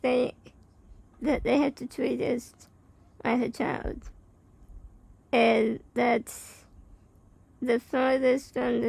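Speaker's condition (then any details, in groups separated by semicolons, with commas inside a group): Spinal muscular atrophy type 2; able to speak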